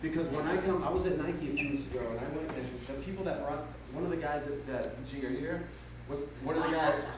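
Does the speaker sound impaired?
No.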